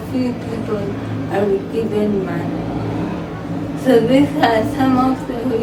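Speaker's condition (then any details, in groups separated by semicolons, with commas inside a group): Cerebral palsy; from birth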